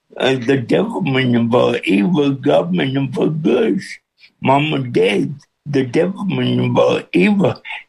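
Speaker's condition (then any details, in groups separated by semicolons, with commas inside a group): Cerebral palsy with speech impediment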